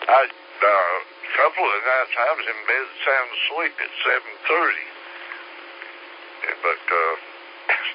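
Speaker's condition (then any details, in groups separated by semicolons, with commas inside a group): Slurred speech; stroke 3 years ago, takes 17 different medications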